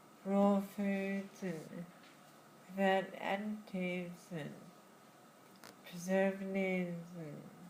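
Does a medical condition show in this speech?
Yes: Friedreich's ataxia; diagnosed in childhood.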